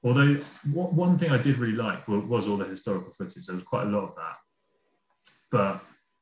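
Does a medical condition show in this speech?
No.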